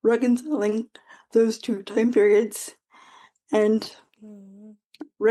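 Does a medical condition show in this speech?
Yes: quadriplegic cerebral palsy.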